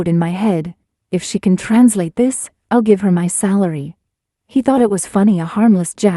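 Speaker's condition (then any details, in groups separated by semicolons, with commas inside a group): No condition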